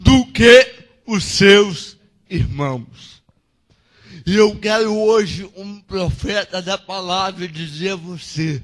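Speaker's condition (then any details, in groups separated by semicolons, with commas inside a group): Cerebral palsy; no speech as child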